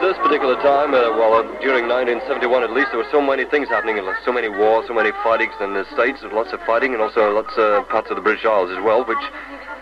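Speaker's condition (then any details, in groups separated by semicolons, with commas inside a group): No condition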